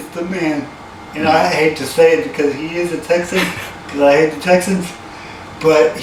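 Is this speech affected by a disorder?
Yes: cerebral palsy; from birth.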